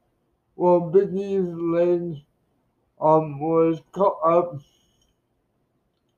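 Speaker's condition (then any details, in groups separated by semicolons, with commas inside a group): Cerebral palsy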